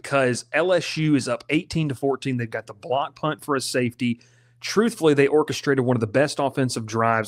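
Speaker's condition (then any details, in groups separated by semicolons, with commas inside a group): No condition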